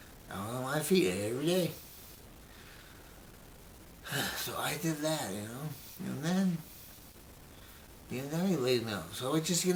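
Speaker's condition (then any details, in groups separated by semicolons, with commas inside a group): Brain injury; memory greatly affected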